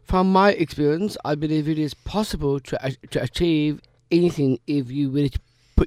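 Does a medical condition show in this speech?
Yes: Down syndrome.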